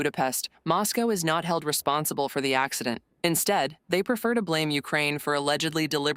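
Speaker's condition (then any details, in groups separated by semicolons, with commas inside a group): No condition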